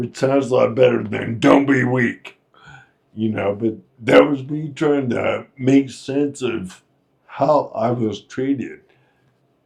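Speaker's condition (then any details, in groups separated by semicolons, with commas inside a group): Friedreich's ataxia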